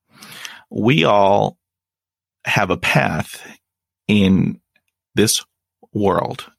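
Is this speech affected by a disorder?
Yes: stuttering; here prolonged sounds.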